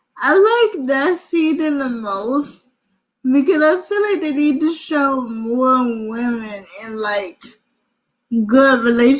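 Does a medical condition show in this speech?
Yes: cerebral palsy.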